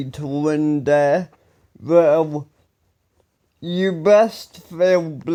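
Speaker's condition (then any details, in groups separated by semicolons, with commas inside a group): Ataxia; speech recently worse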